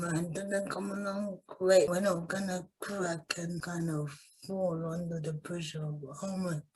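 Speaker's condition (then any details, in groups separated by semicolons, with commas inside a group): Cerebral palsy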